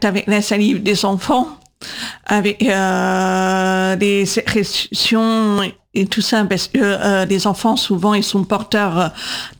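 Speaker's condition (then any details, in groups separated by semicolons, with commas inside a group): Profound congenital deafness, congenital, due to cytomegalovirus (CMV); diagnosed 18 months, severe then profound at 8, cochlear implants left 8.5, second 20-22; 20 years speech therapy for speaking and voice control, LPC cued speech, AI struggles to understand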